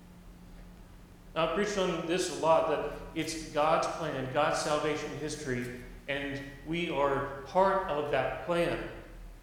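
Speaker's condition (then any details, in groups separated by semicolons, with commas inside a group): No condition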